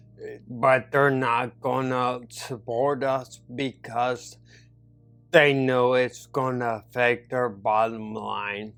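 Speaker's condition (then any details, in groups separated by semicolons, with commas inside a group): Neurological disability (takes dalfampridine)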